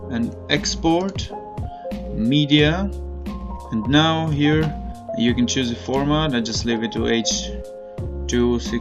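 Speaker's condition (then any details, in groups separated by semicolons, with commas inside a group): No condition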